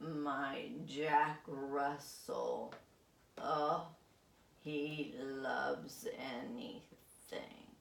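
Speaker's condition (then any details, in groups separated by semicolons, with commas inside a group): Essential tremor; affects legs as well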